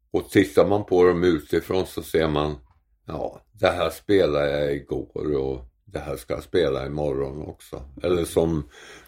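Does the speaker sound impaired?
Yes: tongue cancer; half of tongue surgically removed for cancer, two teeth extracted, dental problems after surgery, radiation treatment, later received teeth.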